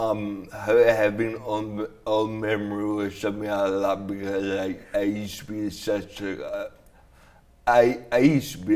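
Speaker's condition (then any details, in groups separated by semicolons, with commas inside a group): Traumatic brain injury; snowboard tree impact, diffuse axonal injury, hemispheric shift; walker, physical therapy, 1.5-month coma, 3 months hospital; slurred, relearned talking and swallowing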